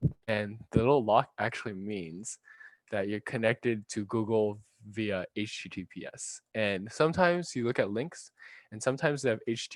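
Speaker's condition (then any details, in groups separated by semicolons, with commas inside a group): No condition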